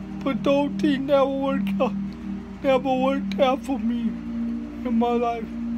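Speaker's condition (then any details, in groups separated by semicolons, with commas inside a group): Cerebral palsy; present from birth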